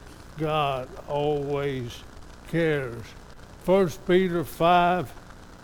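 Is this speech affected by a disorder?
Yes: ALS; father died of same disease, diagnosed by doctor in Lubbock, second opinion in Dallas; somewhat affected, evident today.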